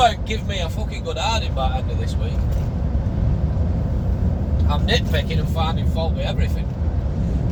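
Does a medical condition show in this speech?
No.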